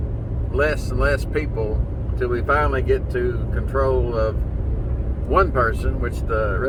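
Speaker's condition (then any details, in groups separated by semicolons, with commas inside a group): No condition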